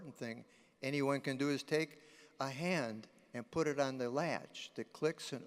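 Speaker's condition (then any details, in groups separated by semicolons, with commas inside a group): No condition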